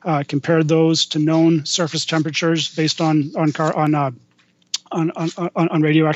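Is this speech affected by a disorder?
Yes: stuttering; lifelong stutter; may freeze up mid-speech, then gets back on a roll; here repeated sounds, prolonged sounds.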